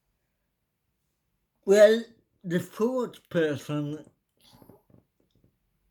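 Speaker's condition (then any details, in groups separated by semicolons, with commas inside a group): Cerebral palsy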